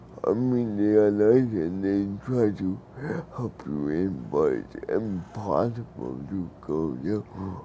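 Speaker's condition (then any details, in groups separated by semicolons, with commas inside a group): Cerebral palsy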